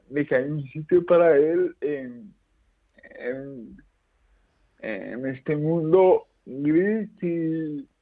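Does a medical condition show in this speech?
Yes: cerebral palsy; nervous system damage, mainly physical effects, no intellectual disability, 57% registered disability.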